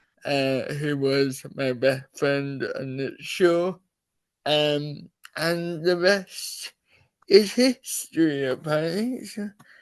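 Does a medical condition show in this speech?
Yes: cerebral palsy.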